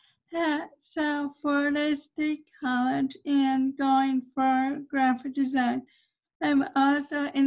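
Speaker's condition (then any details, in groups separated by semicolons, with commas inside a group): Cerebral palsy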